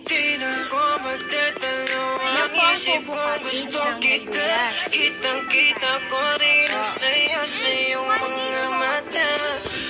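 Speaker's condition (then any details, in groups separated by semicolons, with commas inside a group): No condition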